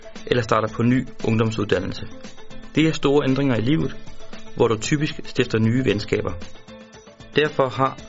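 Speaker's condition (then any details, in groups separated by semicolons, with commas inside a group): No condition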